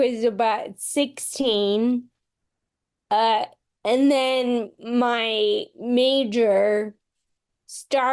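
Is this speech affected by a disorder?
Yes: Friedreich's ataxia; progressive.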